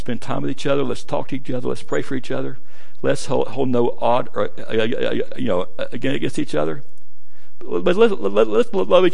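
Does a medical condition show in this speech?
Yes: stuttering; childhood onset stutter, since at least first grade; age 59; stuttering amount varies, heavy stuttering greatly lengthens speaking time; here repeated sounds, repeated words.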